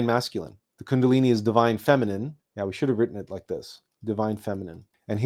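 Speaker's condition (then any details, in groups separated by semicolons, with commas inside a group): No condition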